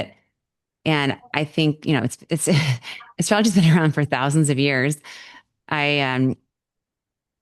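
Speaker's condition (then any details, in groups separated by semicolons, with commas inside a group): No condition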